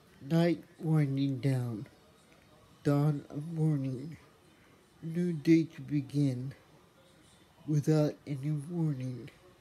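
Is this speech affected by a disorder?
Yes: athetoid cerebral palsy; speech, wheelchair.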